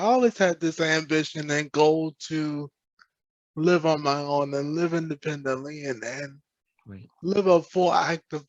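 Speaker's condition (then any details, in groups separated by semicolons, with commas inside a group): Cerebral palsy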